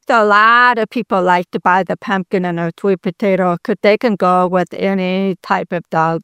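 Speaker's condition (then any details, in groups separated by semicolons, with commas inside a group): Deafness, congenital; speaks very well per host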